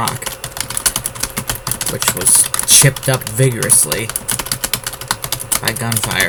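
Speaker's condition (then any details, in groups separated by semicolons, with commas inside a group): No condition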